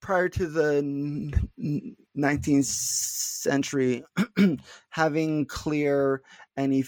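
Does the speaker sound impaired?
Yes: stuttering; not stuttering much during this interview; little stuttering currently; here prolonged sounds.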